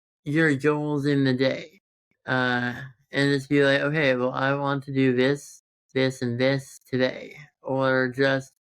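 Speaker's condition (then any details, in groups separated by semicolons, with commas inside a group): Congenital muscular dystrophy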